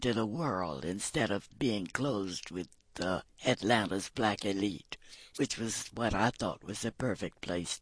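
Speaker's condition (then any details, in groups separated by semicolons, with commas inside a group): Vocal cord paralysis, tracheotomy; audible hissing when speaking, must close tube with finger to talk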